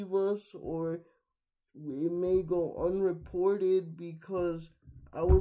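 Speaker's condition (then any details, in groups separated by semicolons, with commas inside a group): Cerebral palsy, mixed, mild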